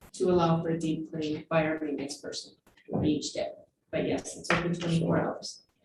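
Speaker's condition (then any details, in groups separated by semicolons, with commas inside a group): No condition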